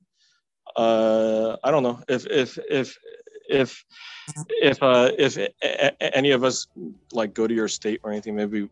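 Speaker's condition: Stuttering; stuttering since at least high school; stuttered sometimes during high school team practice, kept stutter private; repeated words, prolonged sounds

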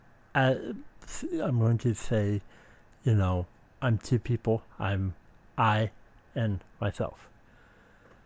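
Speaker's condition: Speech impediment

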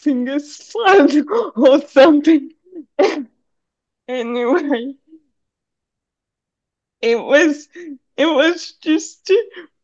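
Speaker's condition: Cerebral palsy; needs hand to hold on steep stairs

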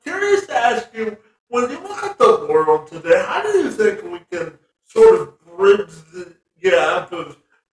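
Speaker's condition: Spastic quadriplegia cerebral palsy; told at 9 likely never walking unaided

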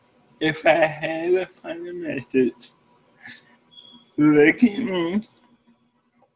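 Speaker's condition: Cerebral palsy; therapists involved in upbringing

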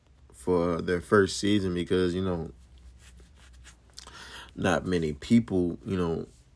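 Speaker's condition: No condition

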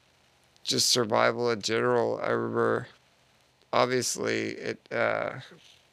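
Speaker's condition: Duchenne muscular dystrophy

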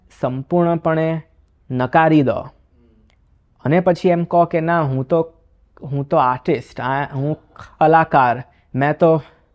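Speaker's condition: Stammer; stammer since childhood, very quiet growing up; still stammers; prolonged sounds

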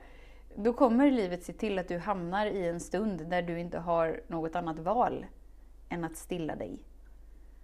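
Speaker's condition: No condition

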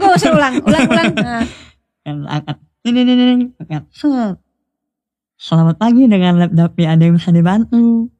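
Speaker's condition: Cleft lip (sumbing); voice affected

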